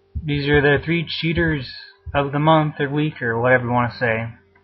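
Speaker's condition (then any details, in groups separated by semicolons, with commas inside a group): No condition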